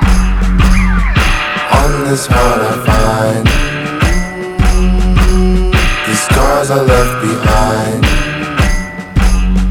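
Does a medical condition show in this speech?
No.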